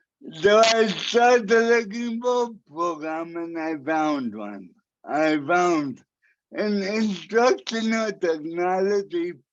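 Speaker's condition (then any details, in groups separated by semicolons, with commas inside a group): Cerebral palsy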